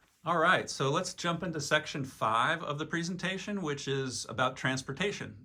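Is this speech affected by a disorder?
No.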